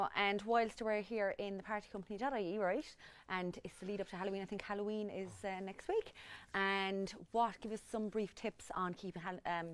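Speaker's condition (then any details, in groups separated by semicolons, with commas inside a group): No condition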